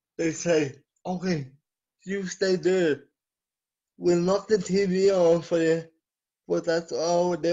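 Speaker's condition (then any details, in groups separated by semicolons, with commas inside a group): Cerebral palsy; from birth, scoliosis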